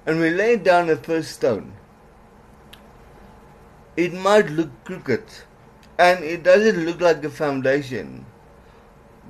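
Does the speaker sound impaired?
Yes: cerebral palsy; some words unclear, certain letters flat, trouble formulating words, worse when mouth tires.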